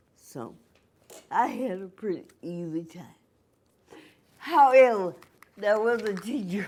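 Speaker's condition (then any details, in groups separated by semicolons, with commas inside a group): Cerebral palsy; from birth; voice sounds different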